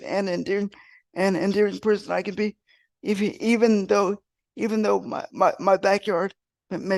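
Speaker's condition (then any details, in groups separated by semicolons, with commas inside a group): Cerebral palsy; wheelchair user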